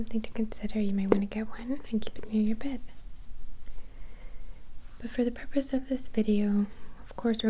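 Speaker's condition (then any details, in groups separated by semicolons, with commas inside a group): No condition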